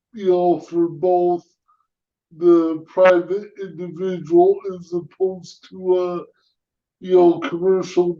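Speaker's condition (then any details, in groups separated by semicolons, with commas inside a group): Cerebral palsy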